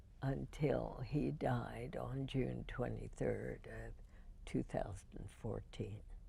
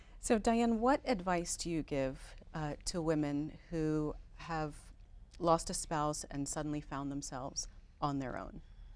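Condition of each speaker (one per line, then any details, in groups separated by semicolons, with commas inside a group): Spasmodic dysphonia; botulinum toxin vocal cord injections every four months; imperfect voice, deliberate pacing
No condition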